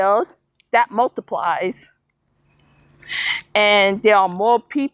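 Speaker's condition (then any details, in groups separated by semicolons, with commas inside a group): No condition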